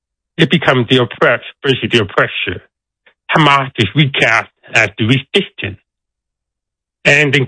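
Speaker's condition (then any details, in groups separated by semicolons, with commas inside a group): Deafness; deaf accent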